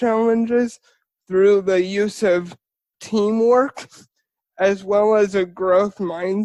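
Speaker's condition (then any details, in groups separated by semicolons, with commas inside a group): Spastic cerebral palsy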